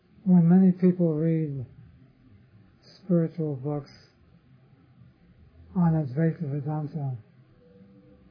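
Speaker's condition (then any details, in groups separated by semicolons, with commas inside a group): Parkinson's disease; others offer remedies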